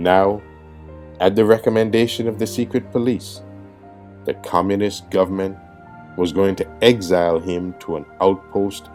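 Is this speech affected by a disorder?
No.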